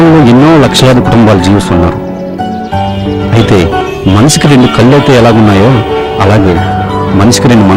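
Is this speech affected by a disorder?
No.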